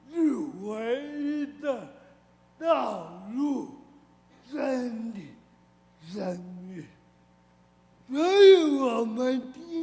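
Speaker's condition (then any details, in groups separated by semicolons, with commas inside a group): Cerebral palsy, severe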